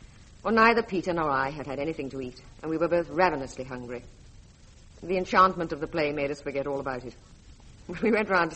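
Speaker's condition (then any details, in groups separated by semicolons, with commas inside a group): No condition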